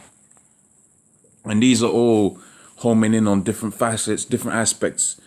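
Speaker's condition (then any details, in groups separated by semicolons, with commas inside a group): No condition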